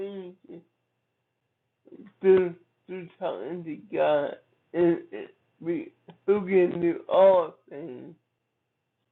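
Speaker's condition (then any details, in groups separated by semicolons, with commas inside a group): Cerebral palsy; from birth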